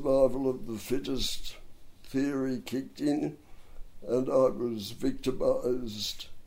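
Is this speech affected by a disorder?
Yes: dystonia and cerebral palsy; adult dystonia pulling neck backwards.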